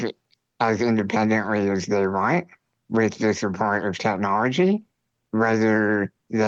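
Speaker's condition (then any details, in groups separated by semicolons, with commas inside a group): Spinal muscular atrophy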